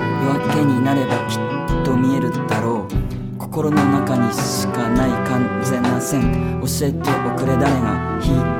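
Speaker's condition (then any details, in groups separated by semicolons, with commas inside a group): No condition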